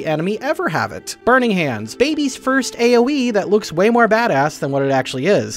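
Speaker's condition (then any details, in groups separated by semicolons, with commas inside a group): No condition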